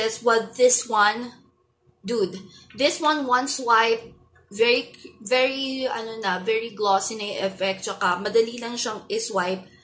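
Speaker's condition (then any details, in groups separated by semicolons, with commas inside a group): No condition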